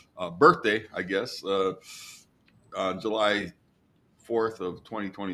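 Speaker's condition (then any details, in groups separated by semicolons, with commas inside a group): No condition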